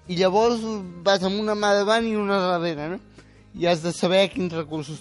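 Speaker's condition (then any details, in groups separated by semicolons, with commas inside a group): Spastic quadriplegic cerebral palsy; age 18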